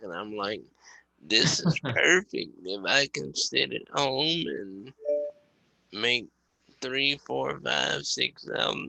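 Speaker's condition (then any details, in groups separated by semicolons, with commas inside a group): Cerebral palsy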